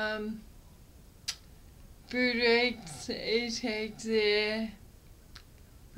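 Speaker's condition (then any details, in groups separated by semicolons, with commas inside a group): Friedreich's ataxia; hereditary, defective gene; wheelchair user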